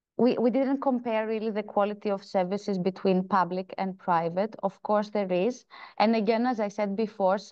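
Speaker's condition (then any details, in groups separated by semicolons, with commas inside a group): No condition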